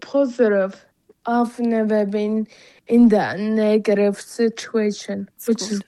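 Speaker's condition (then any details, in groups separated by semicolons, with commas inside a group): Friedreich's ataxia; rare genetic condition, affects balance, coordination and mobility, causes tiredness, walking affected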